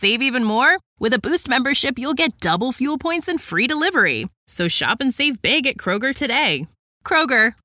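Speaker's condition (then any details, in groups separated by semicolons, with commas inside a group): No condition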